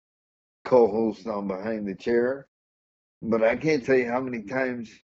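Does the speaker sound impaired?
Yes: cerebral palsy; poor sitting balance.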